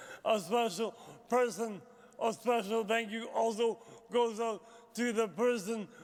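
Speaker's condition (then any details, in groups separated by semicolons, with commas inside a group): Traumatic brain injury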